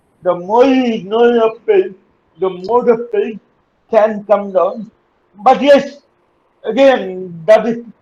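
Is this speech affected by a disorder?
Yes: cerebral palsy; uses wheelchair.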